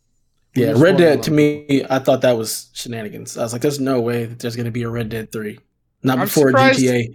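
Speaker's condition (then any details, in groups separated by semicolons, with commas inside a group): No condition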